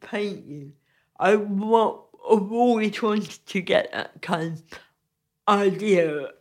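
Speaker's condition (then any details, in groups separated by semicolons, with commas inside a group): Cerebral palsy; from birth, frequent loss of balance, careful movement needed, physically affects creating art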